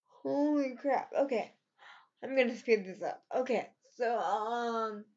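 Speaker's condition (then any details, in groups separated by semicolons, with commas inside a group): Cerebral palsy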